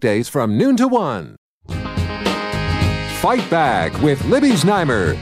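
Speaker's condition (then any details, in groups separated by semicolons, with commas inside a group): No condition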